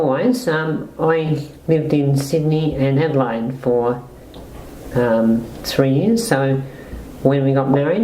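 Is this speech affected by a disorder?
Yes: motor neuron disease-like muscle disease; speech less clear than before.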